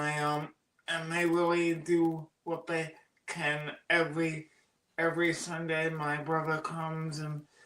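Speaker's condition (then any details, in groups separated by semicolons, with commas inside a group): Cerebral palsy; oxygen loss at birth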